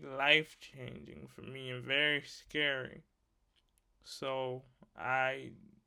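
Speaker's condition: Cerebral palsy; wheelchair user

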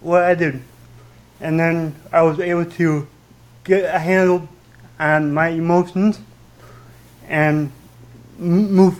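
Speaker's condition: Cerebral palsy with stutter; from birth, surgery on both femurs and right ankle at age 9, legs cut and twisted straighter, relearned walking; fairly significant stutter until recently, learned technique from YouTube video, fillers before known hard words, barely noticeable

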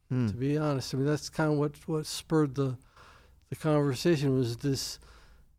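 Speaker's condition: Young onset Parkinson's; diagnosed around age 38 or 39, deep brain surgery with brain electrodes, lost speech before surgery; walks most of the time, right leg shakes, voice softening over last couple of years; lost ability to talk before deep brain surgery, now talks mostly, words connect poorly

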